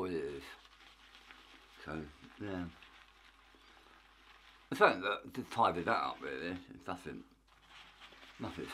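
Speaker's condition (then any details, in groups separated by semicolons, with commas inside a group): Tongue cancer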